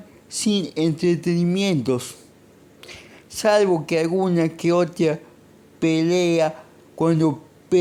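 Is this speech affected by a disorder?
Yes: cerebral palsy; monthly medication.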